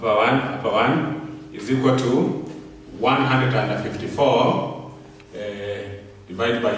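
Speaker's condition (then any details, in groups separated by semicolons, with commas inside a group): No condition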